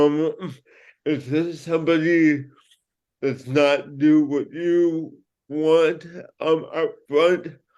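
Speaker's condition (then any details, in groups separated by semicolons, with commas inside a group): Cerebral palsy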